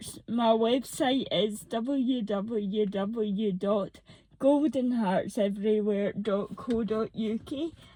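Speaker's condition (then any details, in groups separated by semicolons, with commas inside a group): Cerebral palsy, mixed, moderate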